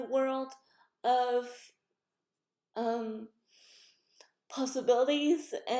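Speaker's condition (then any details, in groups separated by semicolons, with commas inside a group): Cerebral palsy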